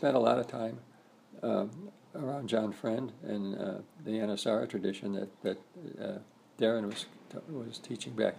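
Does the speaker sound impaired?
Yes: Parkinson's disease; about 10-11 years since diagnosis, age 79, walks almost daily, regular yoga practice, good posture.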